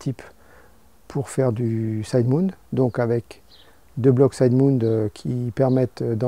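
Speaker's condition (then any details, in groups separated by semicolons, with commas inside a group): No condition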